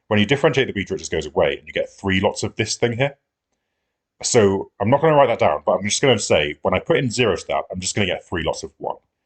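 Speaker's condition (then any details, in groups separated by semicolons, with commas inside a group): No condition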